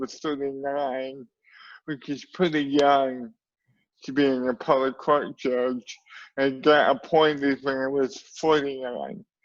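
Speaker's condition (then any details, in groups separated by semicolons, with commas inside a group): Cerebral palsy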